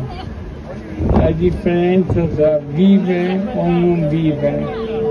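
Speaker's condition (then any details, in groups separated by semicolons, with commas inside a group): ALS; bulbar form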